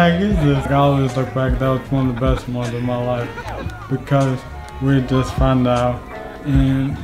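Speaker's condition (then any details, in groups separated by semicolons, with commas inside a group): ALS; leg onset, speech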